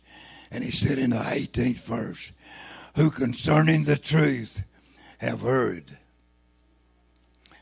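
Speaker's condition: Throat cancer, lost vocal cord

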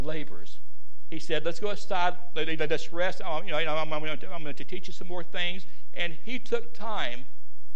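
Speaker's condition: Stuttering; worse when unwell, mistaken for stroke by Life Squad paramedics; repeated sounds, repeated words

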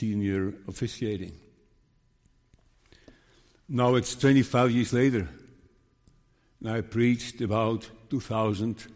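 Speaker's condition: Parkinson's disease; still preaching

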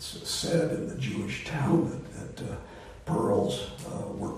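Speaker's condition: Voice disorder; not contagious

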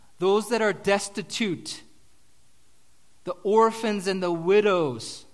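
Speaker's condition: No condition

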